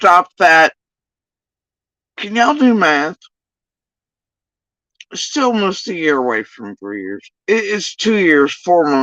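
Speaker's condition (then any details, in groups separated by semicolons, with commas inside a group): Facial paralysis after surgery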